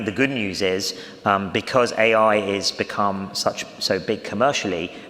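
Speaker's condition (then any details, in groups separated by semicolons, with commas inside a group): No condition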